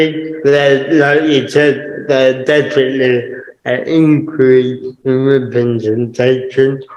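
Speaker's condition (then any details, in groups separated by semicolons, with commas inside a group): Cerebral palsy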